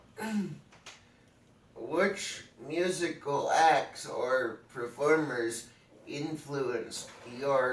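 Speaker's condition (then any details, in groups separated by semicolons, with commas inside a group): Cerebral palsy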